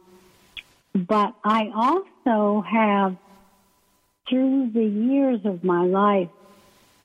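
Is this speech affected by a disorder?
Yes: ALS; first symptoms subtle in right foot, onset during pre-doctoral internship at VA, wheelchair user, transfer board; about three years since onset, two since diagnosis, can no longer transfer self; weak breathing muscles, hard to speak, may sound weak or unclear, paces speech with breathing, slowing, pausing.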